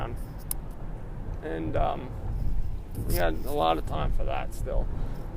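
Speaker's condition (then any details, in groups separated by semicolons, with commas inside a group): No condition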